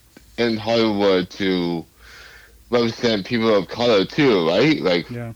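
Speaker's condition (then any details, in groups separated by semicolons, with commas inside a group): Cerebral palsy; speech affected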